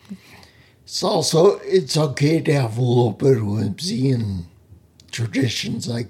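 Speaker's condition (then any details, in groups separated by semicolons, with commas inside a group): Spinocerebellar ataxia; rare neuromuscular disease, mobility challenged; speech impediment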